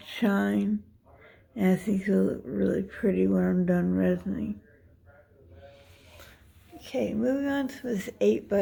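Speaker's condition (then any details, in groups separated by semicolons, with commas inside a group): Dystonia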